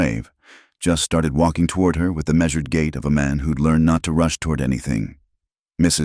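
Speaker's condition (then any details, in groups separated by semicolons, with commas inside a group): No condition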